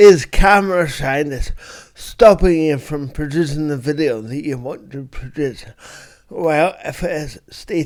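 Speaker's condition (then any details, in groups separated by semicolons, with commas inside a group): Cerebral palsy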